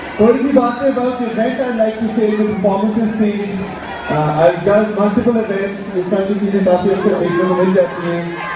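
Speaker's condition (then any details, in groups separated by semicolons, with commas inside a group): No condition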